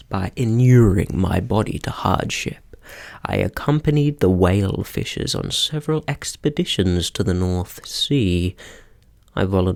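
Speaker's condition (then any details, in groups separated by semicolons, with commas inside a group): No condition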